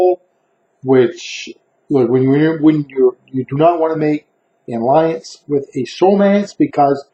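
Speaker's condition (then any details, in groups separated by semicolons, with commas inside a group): No condition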